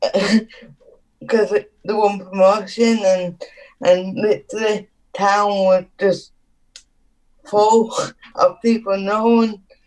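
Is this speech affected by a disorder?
Yes: cerebral palsy; needs adapted housing.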